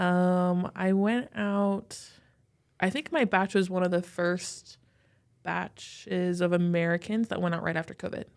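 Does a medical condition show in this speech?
No.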